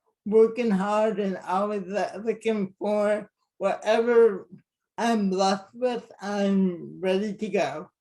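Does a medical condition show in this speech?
Yes: cerebral palsy.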